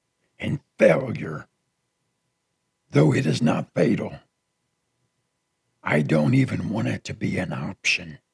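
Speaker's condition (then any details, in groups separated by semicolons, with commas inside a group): Partial laryngectomy after throat cancer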